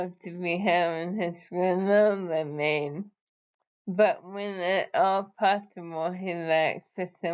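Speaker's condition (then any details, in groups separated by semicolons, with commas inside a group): ALS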